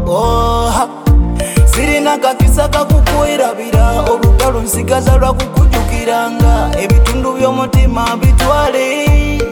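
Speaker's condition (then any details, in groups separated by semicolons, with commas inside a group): No condition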